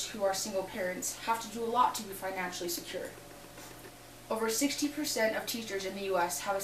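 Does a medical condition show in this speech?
No.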